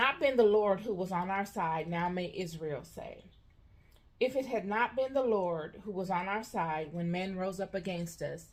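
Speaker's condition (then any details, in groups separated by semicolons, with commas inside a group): No condition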